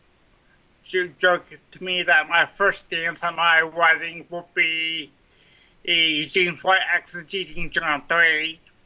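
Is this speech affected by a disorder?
Yes: cerebral palsy, mild; speech impairment, likens own voice to drive-through speaker box, may sound drunk.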